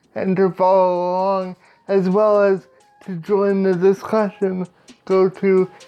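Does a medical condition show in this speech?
Yes: cerebral palsy; power wheelchair user, personal support worker 6 hours weekly, mother toilets, washes, cooks, dresses, drives.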